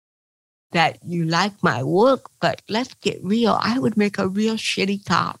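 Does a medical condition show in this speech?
Yes: cerebral palsy; chronic pain.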